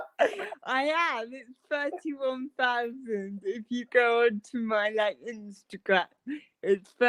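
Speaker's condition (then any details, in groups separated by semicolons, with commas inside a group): Cerebral palsy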